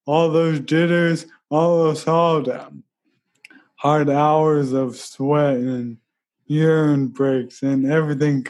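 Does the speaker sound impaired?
Yes: ALS; unable to run, uses wheelchair-specific running chair pushed by friend Bobby.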